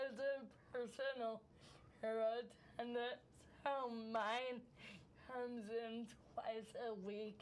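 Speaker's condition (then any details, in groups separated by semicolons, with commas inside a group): Cerebral palsy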